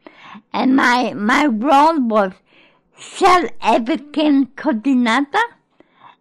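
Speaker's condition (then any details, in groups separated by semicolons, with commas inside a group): Cerebral palsy; cerebral palsy since birth, born in Greece; speech problems when young, began talking after attending Gruella school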